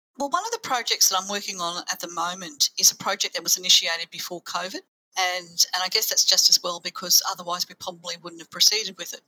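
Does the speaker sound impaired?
No.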